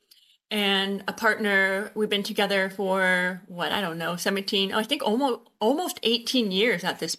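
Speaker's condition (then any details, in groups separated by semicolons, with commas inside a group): Usher syndrome, born deaf; Usher syndrome type 2, born deaf or hard of hearing, hearing aids from age 2, vision loss, diagnosed age 19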